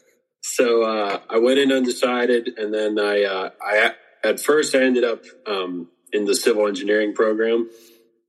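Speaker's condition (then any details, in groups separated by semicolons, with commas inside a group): No condition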